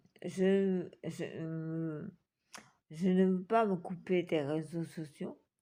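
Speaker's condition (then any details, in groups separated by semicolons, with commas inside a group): Multiple sclerosis; back pain cuts off breathing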